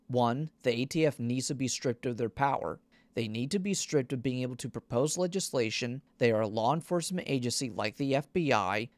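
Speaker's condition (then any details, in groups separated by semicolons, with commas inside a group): No condition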